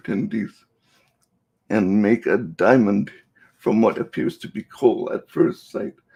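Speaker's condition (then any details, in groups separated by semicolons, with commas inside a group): Cerebral palsy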